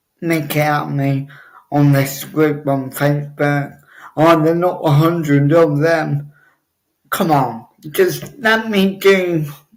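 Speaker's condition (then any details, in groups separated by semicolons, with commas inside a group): Cerebral palsy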